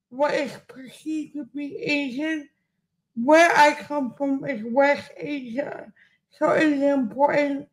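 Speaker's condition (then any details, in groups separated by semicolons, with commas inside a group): Cerebral palsy; speech affected, sounds like past stroke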